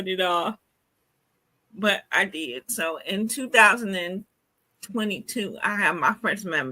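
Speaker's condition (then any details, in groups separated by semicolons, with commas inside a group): Cerebral palsy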